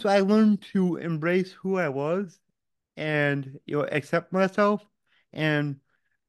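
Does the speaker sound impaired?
Yes: cerebral palsy; born without heartbeat or breathing, revived, oxygen loss brain damage, diagnosed age one, physical only; physical challenges, mentally unaffected.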